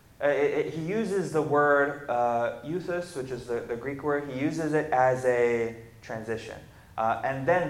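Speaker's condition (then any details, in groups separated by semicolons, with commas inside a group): No condition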